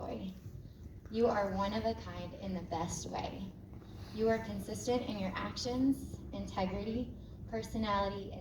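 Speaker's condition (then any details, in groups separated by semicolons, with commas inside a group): No condition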